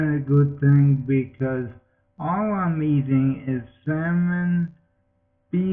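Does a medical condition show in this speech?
Yes: multiple sclerosis.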